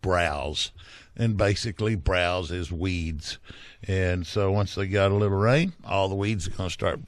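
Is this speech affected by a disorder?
No.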